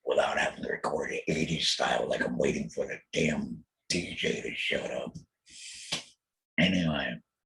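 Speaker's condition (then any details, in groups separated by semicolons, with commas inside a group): Total laryngectomy; surgery, then chemotherapy and radiation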